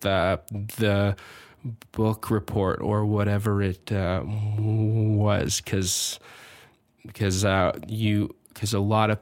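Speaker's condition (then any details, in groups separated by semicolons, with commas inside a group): Stutter; stutter since childhood, self-described as speech disability; recording alone in studio, fluent speech maintained below typical rate; stutters and gets stuck at typical rate, harder in person, sings without stuttering, gets stuck on punchlines; repeated words, prolonged sounds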